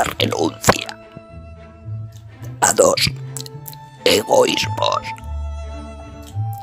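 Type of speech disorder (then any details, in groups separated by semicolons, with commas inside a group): Oesophageal speech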